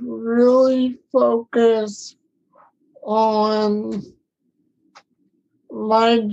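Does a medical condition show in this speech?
Yes: cerebral palsy; daily wheelchair use for mobility, adaptive yoga with breath work, less need felt for physical therapy.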